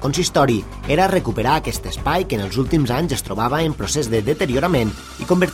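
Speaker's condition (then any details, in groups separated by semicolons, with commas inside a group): No condition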